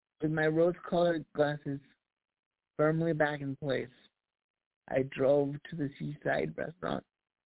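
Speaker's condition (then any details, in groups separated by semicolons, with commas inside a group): Cerebral palsy; past challenges speaking up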